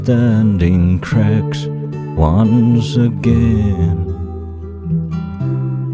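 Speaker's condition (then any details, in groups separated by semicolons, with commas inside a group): No condition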